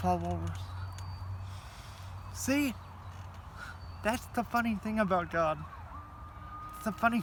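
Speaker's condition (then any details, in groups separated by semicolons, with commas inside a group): Cerebral palsy; heavily altered breathing patterns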